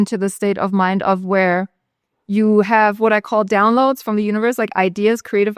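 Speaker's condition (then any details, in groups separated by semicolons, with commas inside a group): No condition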